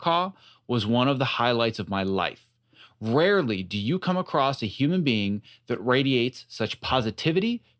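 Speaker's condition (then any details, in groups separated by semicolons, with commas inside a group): No condition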